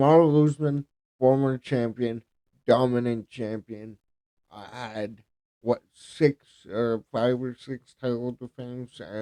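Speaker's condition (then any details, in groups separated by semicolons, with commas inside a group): Cerebral palsy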